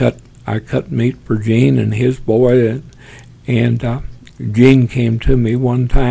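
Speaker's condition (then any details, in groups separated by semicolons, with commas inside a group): Parkinson's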